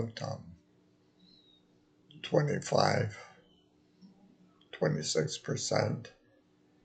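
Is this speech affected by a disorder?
Yes: multiple sclerosis.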